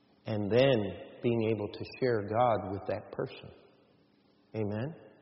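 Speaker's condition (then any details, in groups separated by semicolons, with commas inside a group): No condition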